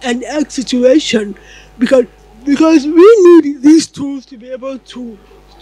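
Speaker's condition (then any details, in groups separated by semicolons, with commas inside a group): Cerebral palsy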